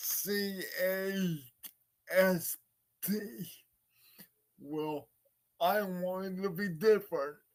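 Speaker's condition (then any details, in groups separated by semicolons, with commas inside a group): Cerebral palsy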